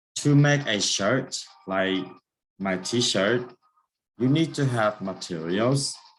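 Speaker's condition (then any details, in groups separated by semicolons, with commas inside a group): No condition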